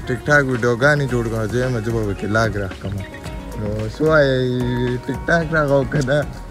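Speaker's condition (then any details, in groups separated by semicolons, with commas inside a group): No condition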